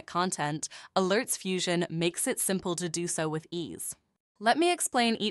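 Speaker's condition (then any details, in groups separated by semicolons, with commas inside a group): No condition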